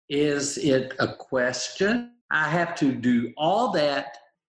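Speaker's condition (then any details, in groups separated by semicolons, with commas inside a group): Aphasia, apraxia, dysarthria after stroke; initially mute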